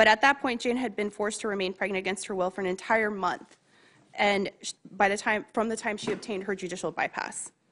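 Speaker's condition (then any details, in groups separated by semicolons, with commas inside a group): No condition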